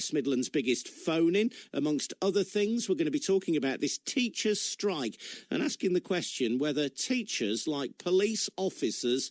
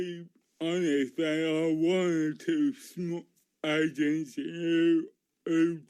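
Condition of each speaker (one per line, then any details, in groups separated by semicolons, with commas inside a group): No condition
Cerebral palsy; speech noticeably affected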